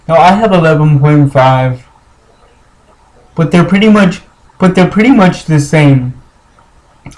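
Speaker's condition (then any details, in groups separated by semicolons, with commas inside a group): Cerebral palsy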